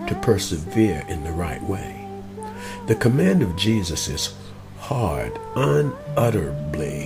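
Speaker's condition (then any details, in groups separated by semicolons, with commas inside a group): No condition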